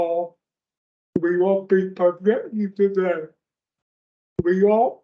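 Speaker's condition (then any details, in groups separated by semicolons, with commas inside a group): Speech impairment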